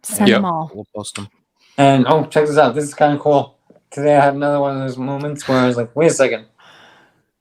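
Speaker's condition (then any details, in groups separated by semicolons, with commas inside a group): ALS; on drug, stronger bite, speaks better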